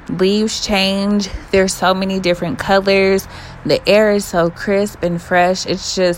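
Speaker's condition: No condition

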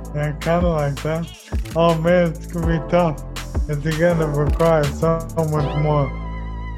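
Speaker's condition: ALS; wheelchair built

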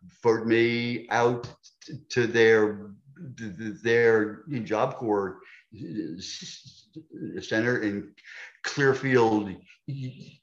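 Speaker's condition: Stuttering; since childhood, uncle also stuttered, made to speak with marbles in mouth as child; 90% of speech stuttered into 20s, avoided speaking in class due to mockery; repeated words, prolonged sounds

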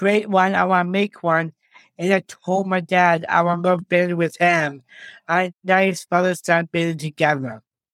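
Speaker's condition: Down syndrome; heart defect with two holes

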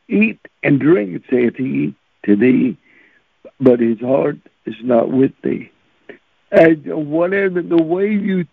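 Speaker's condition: Cerebral palsy; since birth

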